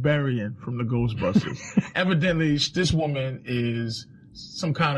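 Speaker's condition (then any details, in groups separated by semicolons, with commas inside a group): No condition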